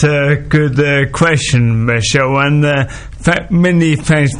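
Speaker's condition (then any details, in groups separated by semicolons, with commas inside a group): Motor neurone disease; progressive neurological disease; daily deterioration; speech heavily impacted, slowed down, slurred around the edges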